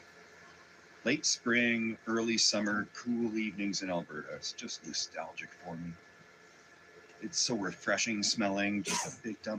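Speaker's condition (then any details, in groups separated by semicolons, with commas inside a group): No condition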